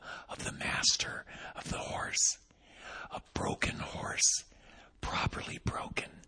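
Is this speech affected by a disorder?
Yes: vocal cord paralysis, unilateral; one vocal cord paralyzed, about 6 weeks; voice not yet back, audibly affected.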